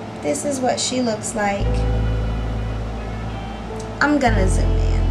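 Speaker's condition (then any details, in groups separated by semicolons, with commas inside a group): No condition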